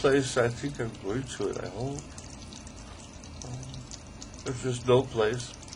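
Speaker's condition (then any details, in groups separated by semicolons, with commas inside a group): ALS; end stage, hours before death, previously ventilated, refuses tracheostomy; still able to talk, articulate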